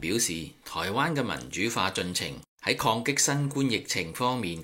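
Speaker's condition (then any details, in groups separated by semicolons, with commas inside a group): No condition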